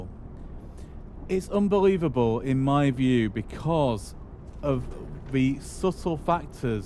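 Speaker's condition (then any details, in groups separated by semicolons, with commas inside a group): No condition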